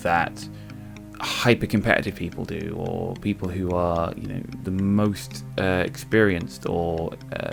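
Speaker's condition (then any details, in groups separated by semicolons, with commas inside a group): No condition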